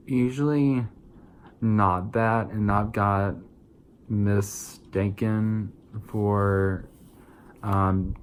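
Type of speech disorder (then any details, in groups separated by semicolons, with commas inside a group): Verbal apraxia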